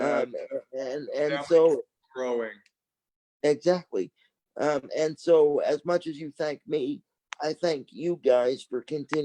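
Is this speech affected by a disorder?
Yes: cerebral palsy.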